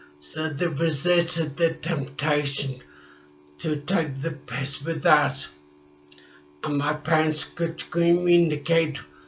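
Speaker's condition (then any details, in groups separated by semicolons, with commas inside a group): Traumatic brain injury; speech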